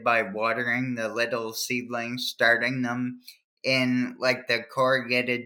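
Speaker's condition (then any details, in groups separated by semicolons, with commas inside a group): Cerebral palsy; from birth, brain injury from oxygen loss at fast birth, trouble remembering multiple tasks, hand movement and writing difficulty; plant work at MacArthur's nursery as therapy for hand movements and writing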